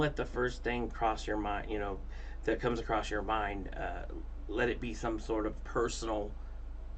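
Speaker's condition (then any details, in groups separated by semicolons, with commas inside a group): No condition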